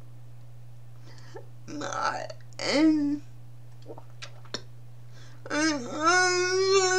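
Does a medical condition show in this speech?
Yes: cerebral palsy.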